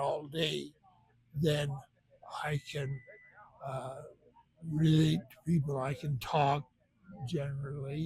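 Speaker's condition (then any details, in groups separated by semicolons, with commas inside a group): Benign essential tremor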